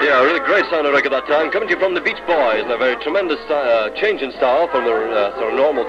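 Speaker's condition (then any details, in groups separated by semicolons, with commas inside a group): No condition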